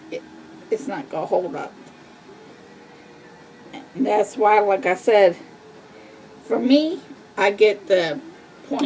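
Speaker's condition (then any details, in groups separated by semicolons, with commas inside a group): Cerebral palsy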